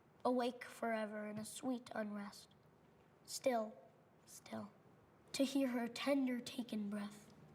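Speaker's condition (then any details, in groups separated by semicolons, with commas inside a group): No condition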